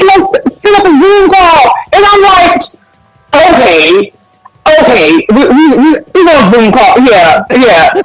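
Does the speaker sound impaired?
Yes: stutter; stutter since age 3; people took voice away because of stutter; here repeated sounds, repeated words.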